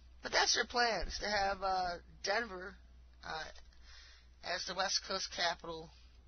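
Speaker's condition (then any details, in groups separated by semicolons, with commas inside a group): No condition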